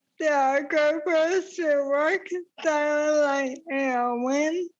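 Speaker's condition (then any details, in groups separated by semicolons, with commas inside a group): ALS; about 8 years since diagnosis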